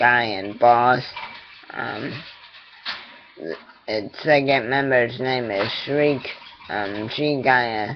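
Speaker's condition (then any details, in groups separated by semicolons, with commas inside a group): Cerebral palsy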